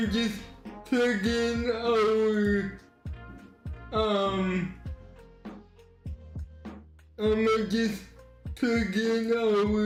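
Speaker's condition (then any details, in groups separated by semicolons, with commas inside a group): Cerebral palsy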